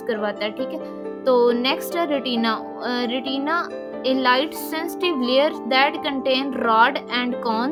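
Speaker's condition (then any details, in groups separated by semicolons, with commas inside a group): No condition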